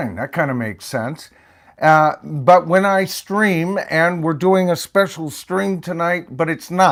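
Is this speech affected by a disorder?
No.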